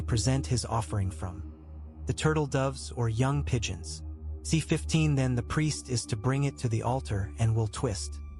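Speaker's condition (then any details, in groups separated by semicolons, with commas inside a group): No condition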